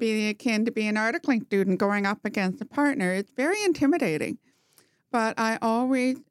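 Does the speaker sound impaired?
Yes: profound hearing loss, congenital, bilateral; congenital profound hearing loss both ears.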